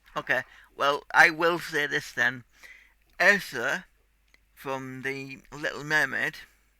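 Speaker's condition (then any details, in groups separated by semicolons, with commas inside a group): Cerebral palsy; tight muscles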